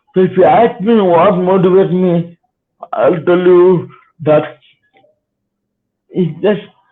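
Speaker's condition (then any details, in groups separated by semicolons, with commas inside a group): Cerebral palsy; spastic type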